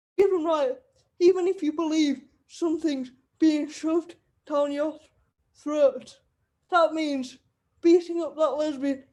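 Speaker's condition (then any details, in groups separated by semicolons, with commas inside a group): Cerebral palsy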